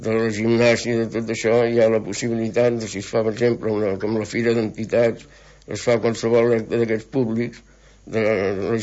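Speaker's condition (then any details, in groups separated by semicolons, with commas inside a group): Parkinson's disease; diagnosed about 12 years ago, dopamine loss affecting motor function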